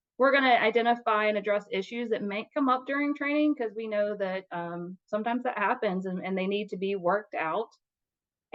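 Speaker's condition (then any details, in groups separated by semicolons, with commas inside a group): No condition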